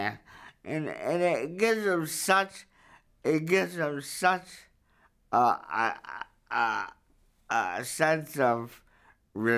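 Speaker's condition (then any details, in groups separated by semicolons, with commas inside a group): Cerebral palsy; verbal, able to speak up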